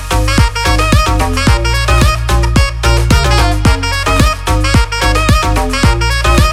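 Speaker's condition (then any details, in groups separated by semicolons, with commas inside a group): No condition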